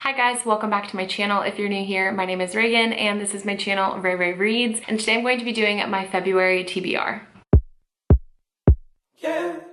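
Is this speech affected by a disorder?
No.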